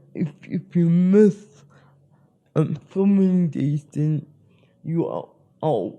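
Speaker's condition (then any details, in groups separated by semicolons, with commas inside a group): Spastic cerebral palsy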